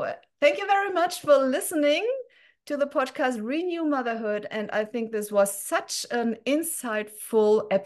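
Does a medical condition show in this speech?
No.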